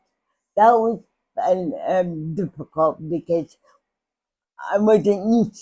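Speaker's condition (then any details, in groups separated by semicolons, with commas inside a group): Cerebral palsy; speech impairment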